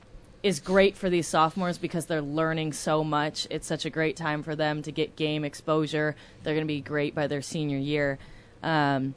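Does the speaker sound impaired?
No.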